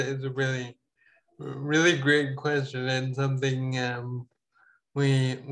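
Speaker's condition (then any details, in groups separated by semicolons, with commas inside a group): Ataxia; falls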